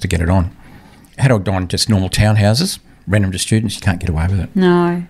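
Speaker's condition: No condition

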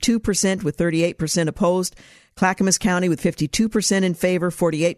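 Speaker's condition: No condition

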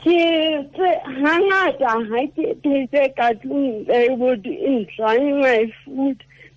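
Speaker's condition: Cerebral palsy; present from birth, affects walking and hand use, uses hands in a different way, takes her time; affects speech

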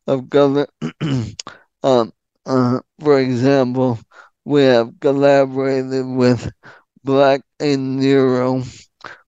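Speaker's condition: ALS; speaks in full sentences

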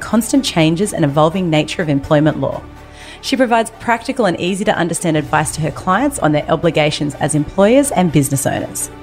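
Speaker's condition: No condition

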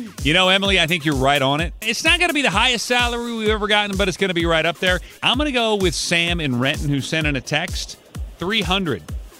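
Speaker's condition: No condition

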